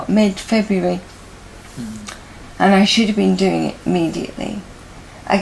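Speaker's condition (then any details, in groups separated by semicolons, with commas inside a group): MND; voice impaired and worsening, voice banked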